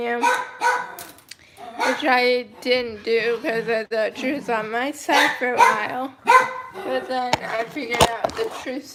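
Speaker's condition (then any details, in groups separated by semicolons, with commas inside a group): Cerebral palsy, mild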